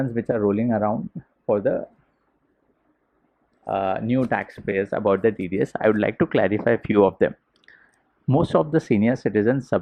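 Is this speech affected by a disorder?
No.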